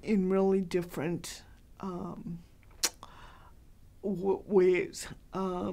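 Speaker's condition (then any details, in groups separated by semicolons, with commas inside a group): Cerebral palsy, mild; hard to understand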